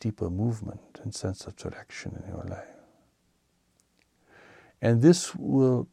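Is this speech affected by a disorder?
No.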